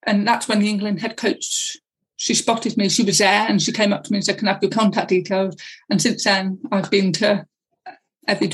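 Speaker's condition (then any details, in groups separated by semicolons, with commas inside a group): Deafness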